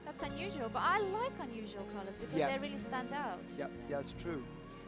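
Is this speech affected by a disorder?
No.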